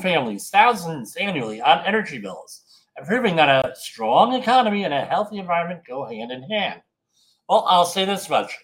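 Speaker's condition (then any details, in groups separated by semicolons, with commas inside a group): Bilateral cleft lip and palate; from birth, childhood trouble using straws due to mouth anatomy; nine years of speech therapy, speech once unintelligible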